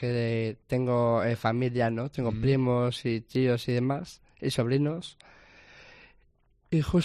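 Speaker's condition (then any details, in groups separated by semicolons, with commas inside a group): Down syndrome; extra copy of chromosome 21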